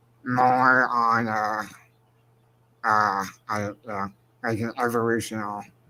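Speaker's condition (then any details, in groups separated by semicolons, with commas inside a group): Spinal muscular atrophy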